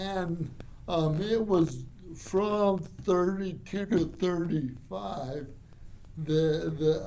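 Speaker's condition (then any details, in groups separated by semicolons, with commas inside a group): Cerebral palsy; from birth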